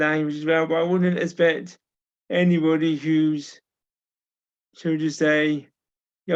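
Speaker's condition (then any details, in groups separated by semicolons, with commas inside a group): Cerebral palsy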